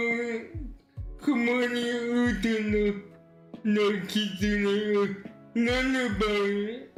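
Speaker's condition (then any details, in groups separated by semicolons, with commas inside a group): Cerebral palsy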